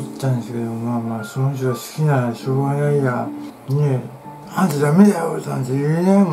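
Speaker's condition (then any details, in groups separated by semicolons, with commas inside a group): Tongue cancer, partial glossectomy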